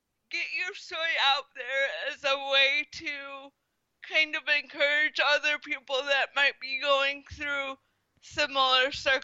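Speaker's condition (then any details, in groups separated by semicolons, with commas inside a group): Spastic quadriplegic cerebral palsy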